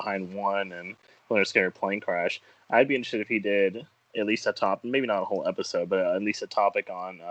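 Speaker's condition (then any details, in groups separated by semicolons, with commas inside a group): No condition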